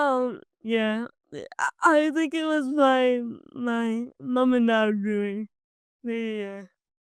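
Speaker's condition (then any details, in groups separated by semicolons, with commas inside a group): Cerebral palsy; from birth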